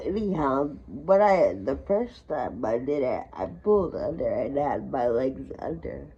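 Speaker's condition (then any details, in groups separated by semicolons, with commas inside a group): Friedreich ataxia, severe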